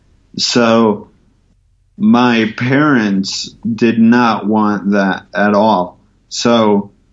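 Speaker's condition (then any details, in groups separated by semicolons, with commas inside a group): Ataxia from traumatic brain injury; spastic gait, cannot walk straight line, not noticeable when sitting, walking after tricycle, forearm crutches, cane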